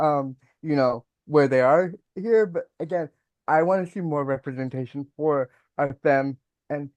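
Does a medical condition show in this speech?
Yes: cerebral palsy; mild speech impediment.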